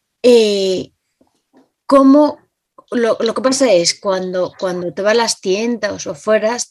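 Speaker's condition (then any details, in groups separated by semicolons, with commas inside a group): Aphasia after stroke; cannot speak well, compares self to tourist at home, cannot write, reading affected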